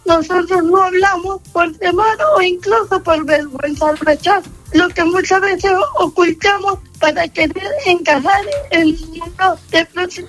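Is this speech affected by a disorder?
Yes: cerebral palsy; cerebral palsy from birth, motor only, no cognitive involvement, balance and movement affected since early childhood; ability to speak fluently affected since early childhood.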